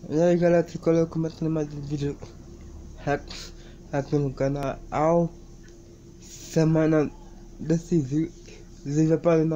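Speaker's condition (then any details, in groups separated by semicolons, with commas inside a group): Cerebral palsy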